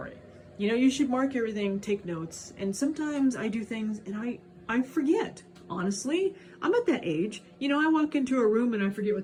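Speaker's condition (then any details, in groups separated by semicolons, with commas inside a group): No condition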